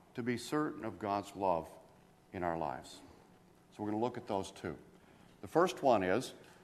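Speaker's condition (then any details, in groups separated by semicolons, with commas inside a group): No condition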